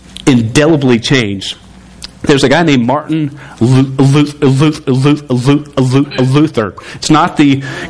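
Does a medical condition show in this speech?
Yes: stuttering; long-standing stutter, present over 24 years, once fought calling to teach because unable to talk; sometimes hard to speak, harder when youth talk at same time; here repeated sounds, prolonged sounds.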